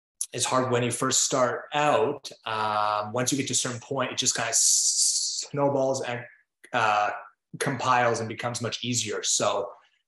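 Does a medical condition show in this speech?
Yes: stutter; stutter since childhood, speech therapy as child, attended stuttering meetings in California twice in a year; stutter persisting in adulthood, audible in conversation; frequent fillers um and uh, word and phrase repetitions, coping mechanisms to hide stutter; here prolonged sounds, blocks.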